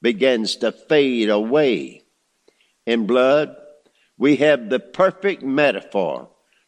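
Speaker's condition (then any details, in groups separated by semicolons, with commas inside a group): No condition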